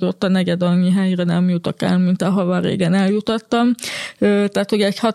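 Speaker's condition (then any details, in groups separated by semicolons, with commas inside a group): Hearing impairment; grew up in mainstream integration; communicates in spoken language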